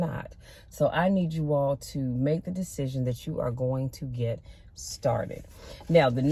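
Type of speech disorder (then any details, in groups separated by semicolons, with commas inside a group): None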